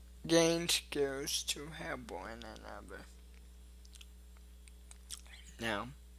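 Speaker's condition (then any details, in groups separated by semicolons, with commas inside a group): Cerebral palsy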